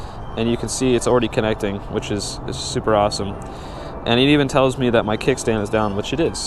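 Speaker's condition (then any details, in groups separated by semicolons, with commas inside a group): No condition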